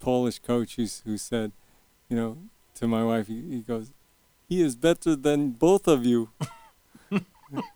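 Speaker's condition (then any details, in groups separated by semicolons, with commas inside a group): Early onset Parkinson's; young onset Parkinson's, onset around age 40, Medtronic deep brain stimulation implant, two 3-inch brain probes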